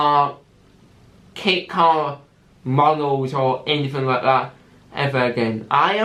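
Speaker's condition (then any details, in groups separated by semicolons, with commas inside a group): Cerebral palsy with stammer; constant stammer on top of cerebral palsy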